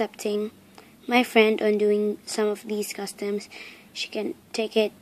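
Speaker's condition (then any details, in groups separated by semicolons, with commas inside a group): No condition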